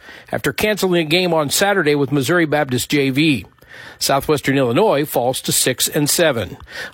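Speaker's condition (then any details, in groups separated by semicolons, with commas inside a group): No condition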